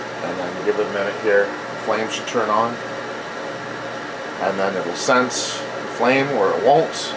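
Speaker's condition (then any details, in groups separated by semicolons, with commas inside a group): No condition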